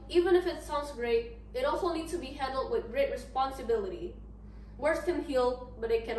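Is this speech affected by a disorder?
No.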